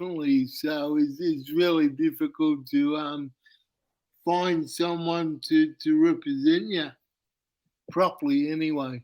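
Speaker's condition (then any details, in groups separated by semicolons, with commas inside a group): Cerebral palsy; uses wheelchair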